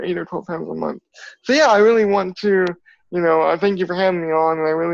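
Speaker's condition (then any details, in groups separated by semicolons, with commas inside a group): Cerebral palsy; from birth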